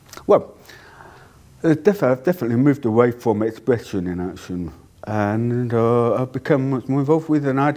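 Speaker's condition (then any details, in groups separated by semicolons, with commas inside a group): Deafness; cannot hear own voice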